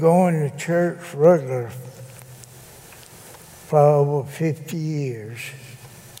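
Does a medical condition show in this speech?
Yes: cerebral palsy; still able to speak, gives spoken testimony in church.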